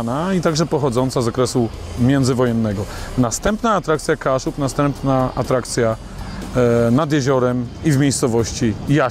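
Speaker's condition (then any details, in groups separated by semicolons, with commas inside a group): No condition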